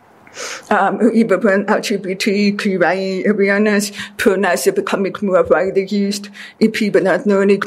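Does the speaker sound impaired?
Yes: deafness; deaf since childhood, reads lips, needed classroom accommodations from kindergarten; speech therapy most of life with Mindy Kobomis, learning to talk, hear and pronounce words.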